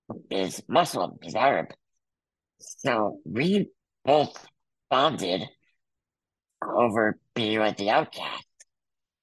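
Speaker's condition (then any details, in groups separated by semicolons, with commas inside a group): Muscular dystrophy; congenital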